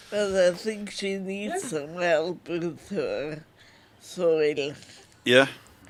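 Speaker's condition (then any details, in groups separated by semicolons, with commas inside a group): Multiple sclerosis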